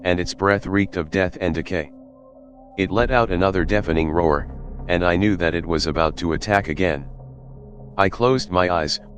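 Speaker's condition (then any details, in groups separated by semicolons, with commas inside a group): No condition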